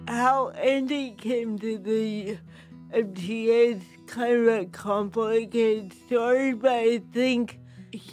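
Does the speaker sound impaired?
Yes: cerebral palsy with speech impediment.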